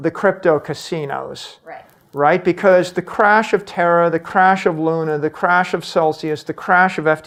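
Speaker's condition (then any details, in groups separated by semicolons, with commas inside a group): No condition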